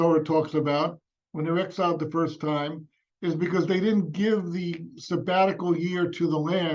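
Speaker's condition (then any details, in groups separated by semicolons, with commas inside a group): No condition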